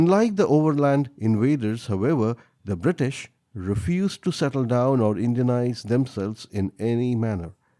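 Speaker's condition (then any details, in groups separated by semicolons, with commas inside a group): No condition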